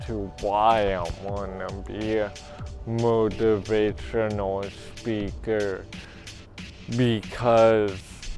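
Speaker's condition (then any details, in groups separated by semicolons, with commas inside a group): Cerebral palsy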